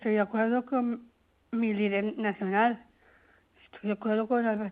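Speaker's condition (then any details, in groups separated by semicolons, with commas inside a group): Down syndrome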